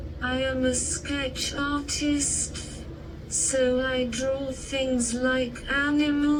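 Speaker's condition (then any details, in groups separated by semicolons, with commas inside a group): Cerebral palsy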